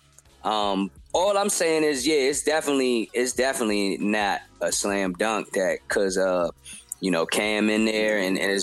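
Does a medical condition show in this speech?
No.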